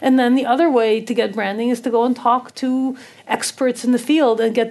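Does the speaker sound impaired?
No.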